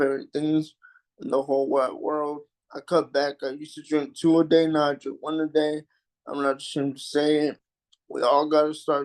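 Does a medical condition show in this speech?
Yes: cerebral palsy.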